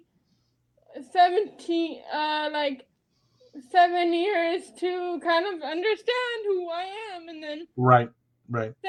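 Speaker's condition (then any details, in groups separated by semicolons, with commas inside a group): Cerebral palsy; spasticity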